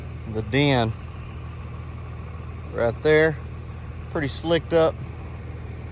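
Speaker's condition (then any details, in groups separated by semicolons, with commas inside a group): No condition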